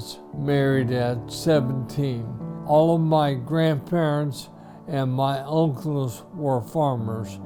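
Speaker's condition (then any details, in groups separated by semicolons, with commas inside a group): ALS; few months since diagnosis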